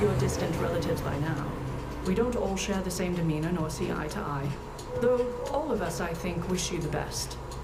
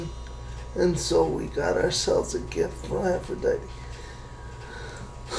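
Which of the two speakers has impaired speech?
The second: cerebral palsy.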